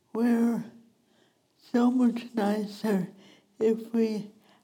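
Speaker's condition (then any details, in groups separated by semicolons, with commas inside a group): Speech impediment; wheelchair user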